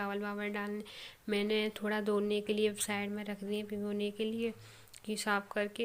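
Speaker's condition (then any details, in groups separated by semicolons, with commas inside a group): No condition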